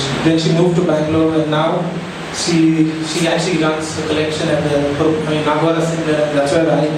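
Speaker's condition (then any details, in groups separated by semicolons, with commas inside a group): No condition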